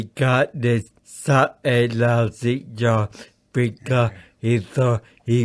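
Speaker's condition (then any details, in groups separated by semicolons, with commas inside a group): Acquired brain injury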